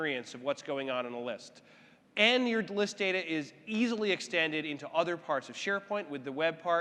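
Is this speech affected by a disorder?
No.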